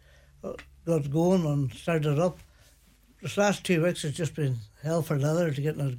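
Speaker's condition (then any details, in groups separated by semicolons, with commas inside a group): Parkinson's; Parkinson's diagnosed about 14 years ago, hand tremor and shake led to diagnosis; uses watch-like device called Beach Band, medication mentioned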